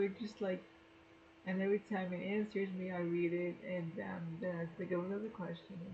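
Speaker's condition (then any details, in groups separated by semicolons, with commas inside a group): Cerebral palsy; Girdlestone resection surgery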